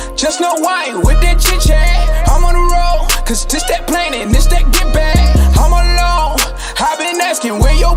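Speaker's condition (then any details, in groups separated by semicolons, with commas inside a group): No condition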